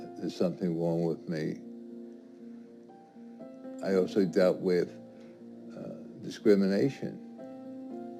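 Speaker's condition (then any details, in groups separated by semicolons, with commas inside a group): Tardive dyskinesia; antipsychotic medication cause, affects face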